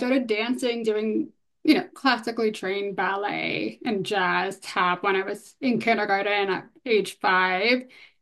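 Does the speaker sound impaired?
Yes: hearing loss; bilateral, noticed about age 5, analog then digital hearing aids, right ear beyond aid benefit, left hearing aid; right cochlear implant at Johns Hopkins under a year ago, recognition 0% to 93%, considering left implant.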